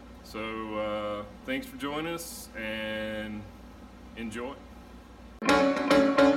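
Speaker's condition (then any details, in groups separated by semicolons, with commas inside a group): No condition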